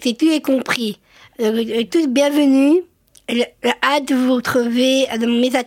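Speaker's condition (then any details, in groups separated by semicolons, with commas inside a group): Down syndrome (trisomy 21); congenital chromosome 21 anomaly, intellectual disability, developmental delay, 34-year-old woman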